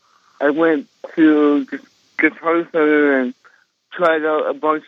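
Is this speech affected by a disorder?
Yes: cerebral palsy; congenital, balance and coordination problems, used walker, walked unassisted near age four, left hand paralyzed; speech affected in childhood, countless speech therapy sessions, now speaks as heard today.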